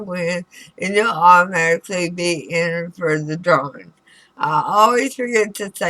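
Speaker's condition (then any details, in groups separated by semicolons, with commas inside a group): Throat cancer radiation damage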